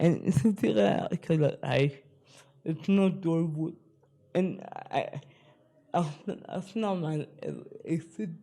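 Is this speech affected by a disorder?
Yes: spastic cerebral palsy.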